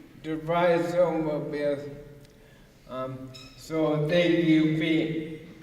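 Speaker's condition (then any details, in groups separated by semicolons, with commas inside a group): ALS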